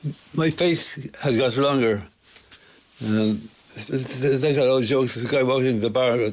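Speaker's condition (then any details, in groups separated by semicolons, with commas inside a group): Parkinson's; voice ties up sometimes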